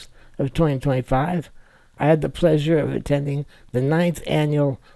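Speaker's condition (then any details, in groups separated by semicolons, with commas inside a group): Spinal muscular atrophy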